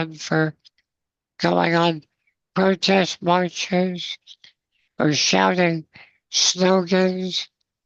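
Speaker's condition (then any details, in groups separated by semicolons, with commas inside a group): Spinal muscular atrophy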